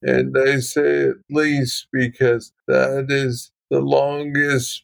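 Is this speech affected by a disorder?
Yes: Parkinson's disease, young onset; diagnosed at 35, deep brain stimulation implant, non-rechargeable battery.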